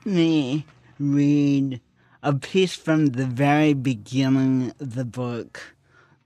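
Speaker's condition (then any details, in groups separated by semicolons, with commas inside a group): Cerebral palsy; slurred speech, slurring tongue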